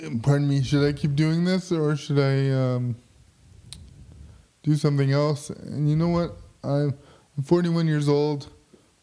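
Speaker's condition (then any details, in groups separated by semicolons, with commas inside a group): Quad spastic cerebral palsy, spastic quadriplegic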